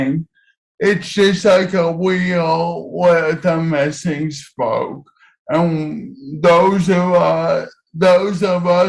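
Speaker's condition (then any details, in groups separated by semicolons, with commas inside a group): Cerebral palsy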